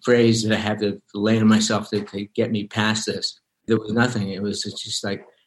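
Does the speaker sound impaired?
Yes: early-onset Parkinson's disease; early-onset Parkinson's diagnosed at age 29, spinal tumor surgery, relearned walking, fall shattered arm; about 30 years since diagnosis, recovering walking after spinal surgery, risk of falls.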